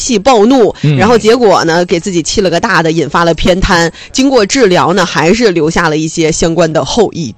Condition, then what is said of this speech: None; typical speech.